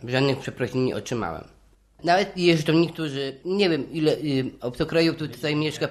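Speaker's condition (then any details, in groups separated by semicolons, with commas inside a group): Down syndrome; turning 28 this year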